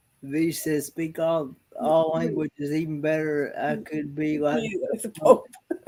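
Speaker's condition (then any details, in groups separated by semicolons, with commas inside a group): Cerebral palsy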